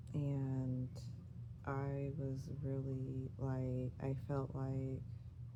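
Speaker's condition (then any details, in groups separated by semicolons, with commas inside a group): No condition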